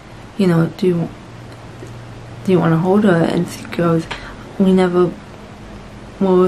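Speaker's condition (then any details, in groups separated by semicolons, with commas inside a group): Cerebral palsy; speech therapy from 8 months, with physical therapy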